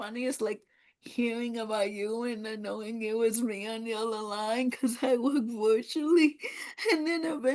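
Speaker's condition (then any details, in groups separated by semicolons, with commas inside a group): Cerebral palsy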